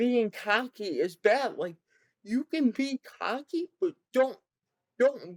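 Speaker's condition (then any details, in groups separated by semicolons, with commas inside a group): Cerebral palsy; present from birth, severe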